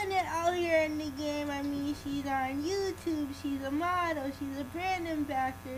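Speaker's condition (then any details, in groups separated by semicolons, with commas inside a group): Cerebral palsy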